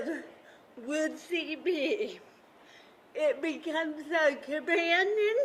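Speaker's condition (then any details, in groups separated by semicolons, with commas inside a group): Cerebral palsy; voice with a CP accent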